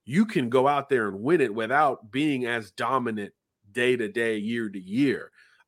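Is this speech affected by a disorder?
No.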